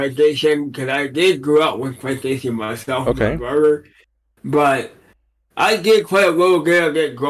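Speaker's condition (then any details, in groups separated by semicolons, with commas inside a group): Cerebral palsy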